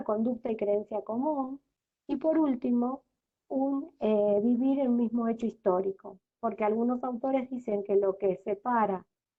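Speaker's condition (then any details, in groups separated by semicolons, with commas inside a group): No condition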